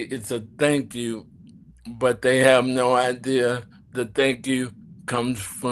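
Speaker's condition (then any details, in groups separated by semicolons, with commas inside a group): ALS; bulbar onset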